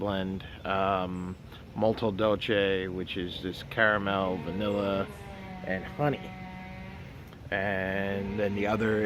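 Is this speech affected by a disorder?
No.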